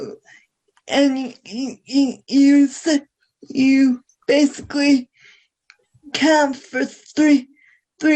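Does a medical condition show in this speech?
Yes: cerebral palsy.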